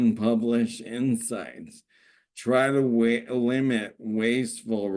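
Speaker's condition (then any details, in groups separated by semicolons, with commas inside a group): ALS; normal a year ago, no longer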